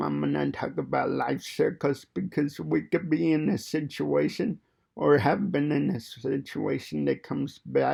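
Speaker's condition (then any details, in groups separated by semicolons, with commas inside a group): Cerebral palsy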